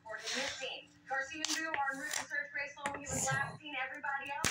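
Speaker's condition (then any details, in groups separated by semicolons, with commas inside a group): No condition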